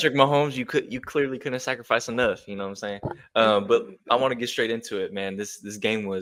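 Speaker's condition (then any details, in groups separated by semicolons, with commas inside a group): No condition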